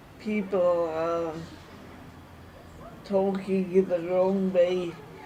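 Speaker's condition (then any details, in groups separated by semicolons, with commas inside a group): Multiple sclerosis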